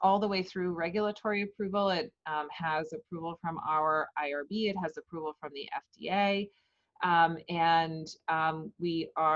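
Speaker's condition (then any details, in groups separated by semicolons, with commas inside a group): No condition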